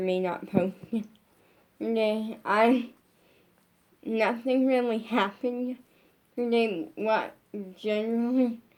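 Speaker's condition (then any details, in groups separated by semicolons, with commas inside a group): Brain injury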